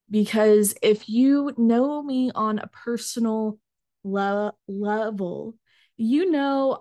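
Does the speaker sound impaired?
Yes: stuttering; fear of speaking in front of groups, school accommodations for presenting projects, found national stuttering association; stumbles on own name, now stutters freely without guarding speech; here repeated sounds.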